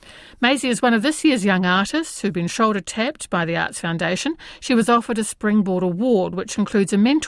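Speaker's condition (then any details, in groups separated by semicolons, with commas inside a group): No condition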